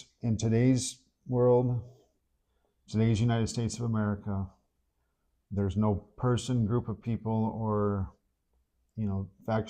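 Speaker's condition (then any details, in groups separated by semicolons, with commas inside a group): No condition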